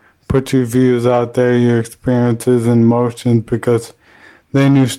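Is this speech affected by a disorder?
Yes: ALS; young onset, diagnosed age 29, progressive neurodegenerative, affects walking, speech and eventually breathing; still speaking, speech loss expected, breathing failure expected, tracheotomy with 24-hour care and suctioning anticipated.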